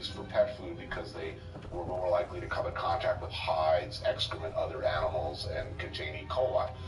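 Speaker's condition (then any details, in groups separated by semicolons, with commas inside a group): No condition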